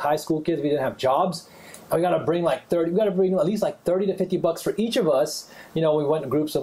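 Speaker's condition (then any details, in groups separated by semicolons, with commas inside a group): No condition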